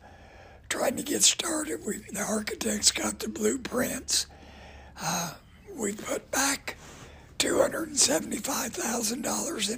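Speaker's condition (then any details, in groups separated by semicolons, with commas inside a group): Voice damage from cancer; ongoing cancer fight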